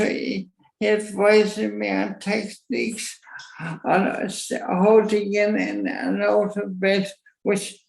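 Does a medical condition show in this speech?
Yes: motor neuron disease.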